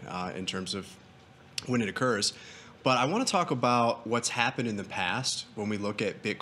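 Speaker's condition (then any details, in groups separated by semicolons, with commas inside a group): No condition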